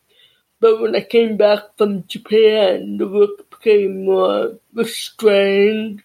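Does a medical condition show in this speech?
Yes: deafness.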